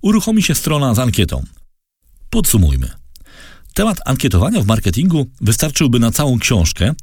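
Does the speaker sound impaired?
No.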